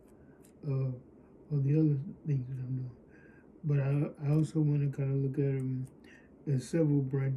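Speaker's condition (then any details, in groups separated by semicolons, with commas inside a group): Cerebral palsy; speaking possibly affected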